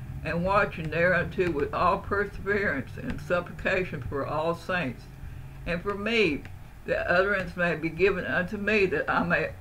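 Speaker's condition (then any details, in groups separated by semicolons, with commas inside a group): Parkinson's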